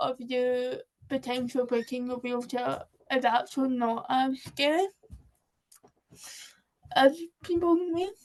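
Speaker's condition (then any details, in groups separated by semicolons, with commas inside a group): Cerebral palsy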